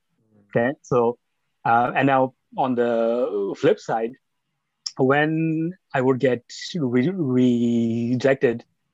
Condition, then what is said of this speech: Stuttering. I'm sure it's been a bit obvious on this podcast that I do have a stutter, right?